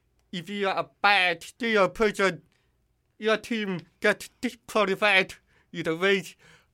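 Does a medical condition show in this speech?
Yes: hearing loss with cochlear implant; formerly hearing aids, water-resistant cochlear implant on ear hook, hears only nearby speakers; cannot judge own voice, distorted when yelling at high volume, relies on others' volume feedback.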